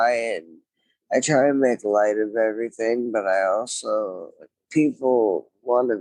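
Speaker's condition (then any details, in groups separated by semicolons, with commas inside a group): Traumatic brain injury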